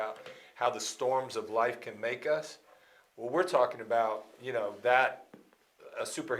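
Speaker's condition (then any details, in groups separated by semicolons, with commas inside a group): No condition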